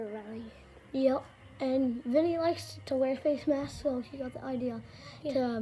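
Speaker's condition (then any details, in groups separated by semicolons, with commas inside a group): No condition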